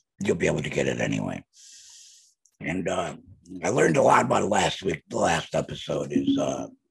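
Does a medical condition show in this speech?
Yes: laryngectomy, voice prosthesis; total laryngectomy for laryngeal cancer.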